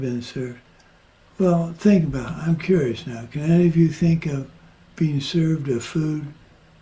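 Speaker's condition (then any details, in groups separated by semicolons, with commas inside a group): Parkinson's; progressing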